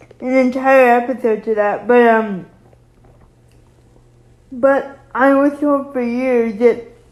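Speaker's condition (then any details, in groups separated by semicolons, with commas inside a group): Cerebral palsy; uses wheelchair; ongoing intensive therapy, standing very hard; can speak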